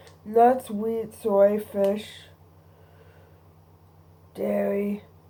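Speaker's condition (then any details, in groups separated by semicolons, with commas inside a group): Cerebral palsy; both hands affected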